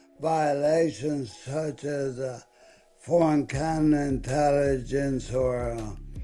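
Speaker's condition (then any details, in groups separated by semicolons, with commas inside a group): ALS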